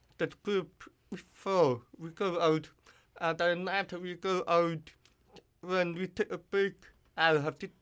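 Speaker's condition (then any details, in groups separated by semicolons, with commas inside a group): Deafness; formerly hearing aids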